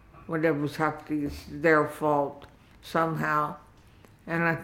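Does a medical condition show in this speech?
Yes: dysarthria after stroke; stroke in early 40s, limping at onset, initially unable to talk, used communication board, regained speech; right arm good, mild ataxia hardly noticeable, slight shaking, formerly marked shaking; slow speech, affects tongue, intermittent.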